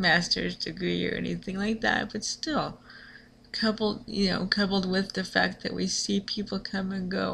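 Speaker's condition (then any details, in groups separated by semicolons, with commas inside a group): Cerebral palsy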